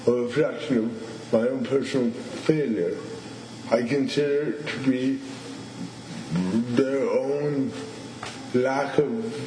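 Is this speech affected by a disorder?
Yes: cerebral palsy; cerebral palsy together with stuttering, described as a double whammy; moments of disfluency during recording; cerebral palsy compounds stuttering.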